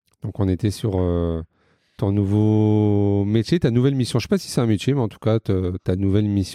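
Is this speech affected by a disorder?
No.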